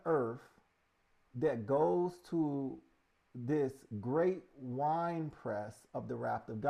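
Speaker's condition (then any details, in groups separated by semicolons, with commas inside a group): No condition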